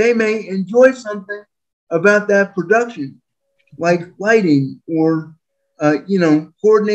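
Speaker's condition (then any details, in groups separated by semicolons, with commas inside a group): Spastic quadriplegic cerebral palsy; spastic quadriplegic, permanent wheelchair user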